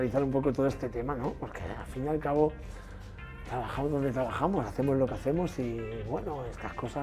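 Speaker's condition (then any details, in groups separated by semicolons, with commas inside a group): No condition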